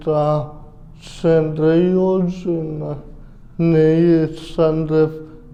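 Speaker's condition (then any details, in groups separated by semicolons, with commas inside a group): Cerebral palsy; impaired movement coordination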